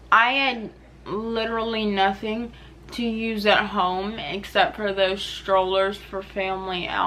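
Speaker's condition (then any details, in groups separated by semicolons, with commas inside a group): Cerebral palsy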